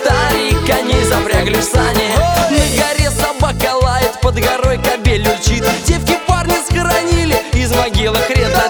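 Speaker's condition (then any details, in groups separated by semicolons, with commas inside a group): No condition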